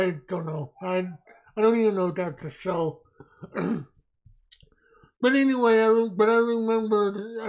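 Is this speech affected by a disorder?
Yes: mobius syndrome.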